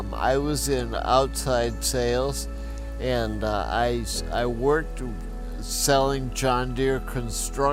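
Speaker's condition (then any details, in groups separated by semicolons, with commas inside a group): Traumatic brain injury; accident, affected memory, walking, speech, nervous system; long recovery; speech relearned after injury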